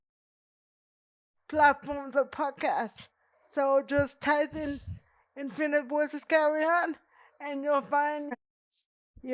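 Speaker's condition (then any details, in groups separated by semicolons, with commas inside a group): Cerebral palsy; present from birth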